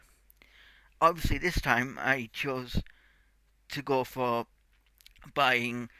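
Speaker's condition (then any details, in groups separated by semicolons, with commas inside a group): Cerebral palsy; tight muscles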